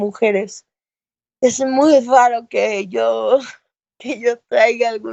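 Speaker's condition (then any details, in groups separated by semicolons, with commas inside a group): Cerebral palsy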